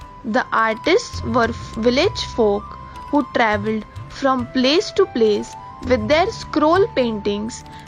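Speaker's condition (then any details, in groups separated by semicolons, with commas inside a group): No condition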